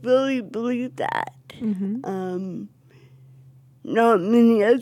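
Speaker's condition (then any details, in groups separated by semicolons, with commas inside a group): Cerebral palsy; affects speech, wheelchair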